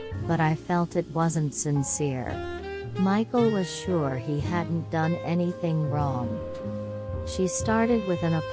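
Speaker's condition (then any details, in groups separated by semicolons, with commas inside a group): No condition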